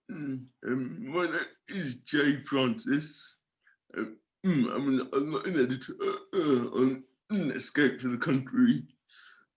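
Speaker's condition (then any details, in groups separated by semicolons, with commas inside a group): Cerebral palsy; from birth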